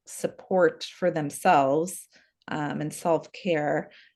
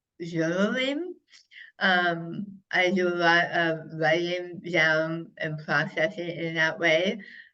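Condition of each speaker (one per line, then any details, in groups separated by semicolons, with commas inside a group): No condition
Head and neck cancer; right tongue carcinoma, over half tongue removed and reconstructed; stage four, surgery, radiation, cisplatin chemotherapy; speech noticeably affected, swallows using gravity or sucking, speech therapy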